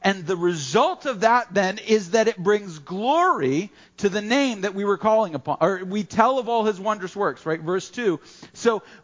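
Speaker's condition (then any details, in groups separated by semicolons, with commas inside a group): No condition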